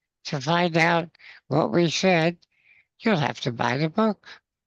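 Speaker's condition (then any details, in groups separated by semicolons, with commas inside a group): Spinal muscular atrophy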